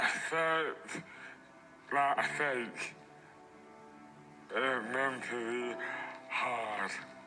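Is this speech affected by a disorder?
Yes: dystonia; seriously deteriorating for 14 years; slurred speech, difficulty eating.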